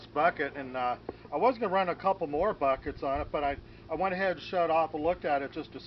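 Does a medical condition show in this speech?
No.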